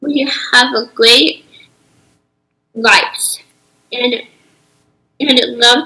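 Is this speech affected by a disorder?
Yes: Down syndrome; spinal fusion surgery, works with life skills and communications consultant Loie k; age 13.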